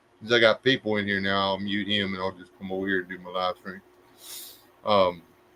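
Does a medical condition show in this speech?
No.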